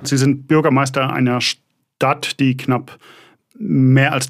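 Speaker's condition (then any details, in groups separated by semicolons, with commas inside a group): Stuttering; lifelong stuttering since childhood, limited childhood therapy options in Mannheim, therapy sought toward Heidelberg; still stuttering in late twenties; frequent word and phrase repetitions, part-word repetitions, many fillers, audible stuttering while hosting; blocks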